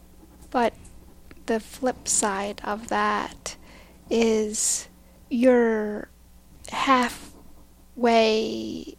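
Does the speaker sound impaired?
Yes: aphasia; onset about 6 years ago.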